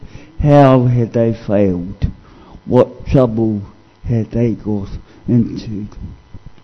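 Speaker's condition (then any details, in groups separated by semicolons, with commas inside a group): Cerebral palsy; discovered at age 2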